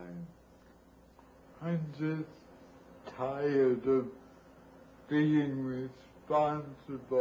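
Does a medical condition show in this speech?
Yes: cerebral palsy; age 42, early aging.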